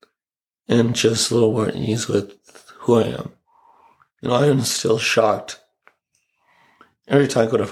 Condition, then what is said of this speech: ALS (motor neuron disease). So apparently you just sound old now. That's how she thinks about the change in your voice.